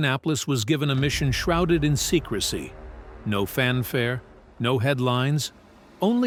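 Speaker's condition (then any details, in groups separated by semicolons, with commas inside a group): No condition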